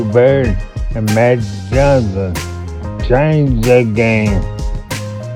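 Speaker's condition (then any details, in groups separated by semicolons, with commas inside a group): Multiple sclerosis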